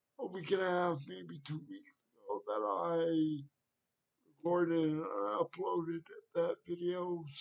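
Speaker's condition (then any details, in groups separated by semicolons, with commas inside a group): Cerebral palsy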